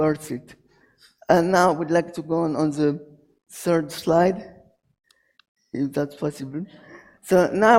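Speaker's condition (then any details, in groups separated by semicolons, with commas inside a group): Cerebral palsy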